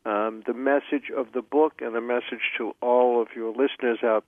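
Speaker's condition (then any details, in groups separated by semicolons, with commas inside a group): No condition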